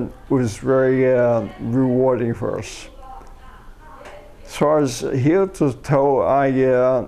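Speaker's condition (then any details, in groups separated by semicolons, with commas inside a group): Multiple system atrophy; first diagnosed cerebellar ataxia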